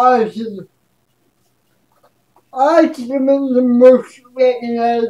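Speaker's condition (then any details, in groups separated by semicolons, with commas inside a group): Cerebral palsy; speech affected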